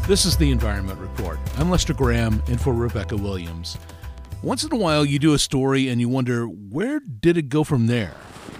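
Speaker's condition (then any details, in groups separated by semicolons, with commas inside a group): No condition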